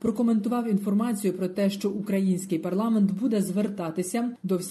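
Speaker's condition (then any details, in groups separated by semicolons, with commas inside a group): No condition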